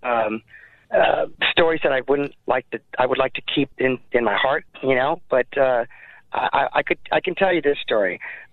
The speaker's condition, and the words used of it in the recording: No condition.